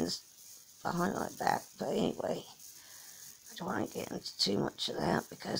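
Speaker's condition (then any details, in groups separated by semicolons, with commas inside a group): Cerebral palsy; from birth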